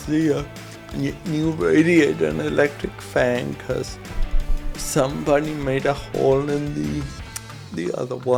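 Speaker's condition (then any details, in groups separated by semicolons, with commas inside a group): Cerebral palsy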